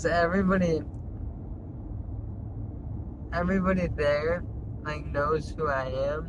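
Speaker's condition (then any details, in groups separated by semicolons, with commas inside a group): Traumatic brain injury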